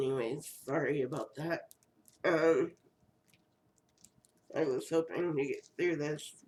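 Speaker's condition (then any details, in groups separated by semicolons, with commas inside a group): Cerebral palsy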